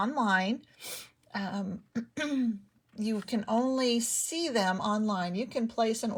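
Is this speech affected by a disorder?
No.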